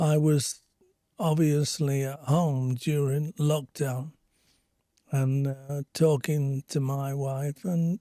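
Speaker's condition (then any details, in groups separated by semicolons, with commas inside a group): Speech apraxia; disrupted brain signals to vocal cords; about 50% improved after therapy, fluency back; voice came and went, now much slower, singing voice affected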